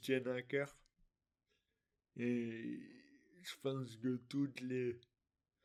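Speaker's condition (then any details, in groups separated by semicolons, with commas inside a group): Dystonia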